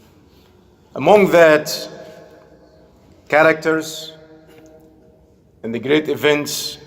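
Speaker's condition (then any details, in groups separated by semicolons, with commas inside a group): No condition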